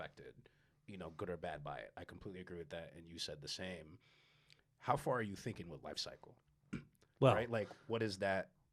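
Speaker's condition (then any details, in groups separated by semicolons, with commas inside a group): No condition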